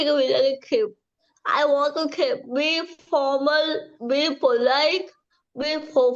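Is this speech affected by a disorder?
Yes: cerebral palsy; from birth.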